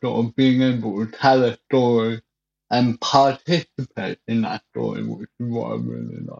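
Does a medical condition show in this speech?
Yes: cerebral palsy; birth complications, breathing stopped, cesarean, incubator, walked fine until 5, then physiotherapy, walking frame, wheelchair; sometimes mistaken for drunk or on drugs, cannot drink from glass, uses straw, blowing breathalyzer hard.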